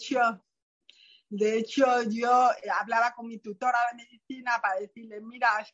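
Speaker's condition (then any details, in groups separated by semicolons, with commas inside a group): Profound bilateral hearing loss, post-meningitis profound bilateral sensorineural hearing loss; speech surprises people given deafness, childhood speech therapy abroad, relies on lip reading and facial gestures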